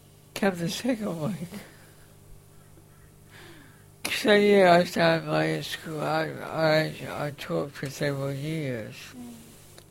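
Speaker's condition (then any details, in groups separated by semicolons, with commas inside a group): Facioscapulohumeral muscular dystrophy, facioscapulohumeral (FSHD); diagnosed about age 10, named facioscapulohumeral form in late 20s, early prognosis life to 14-19; respirator pump wheezing audible in recording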